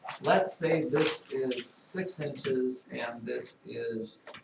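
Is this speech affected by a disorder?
No.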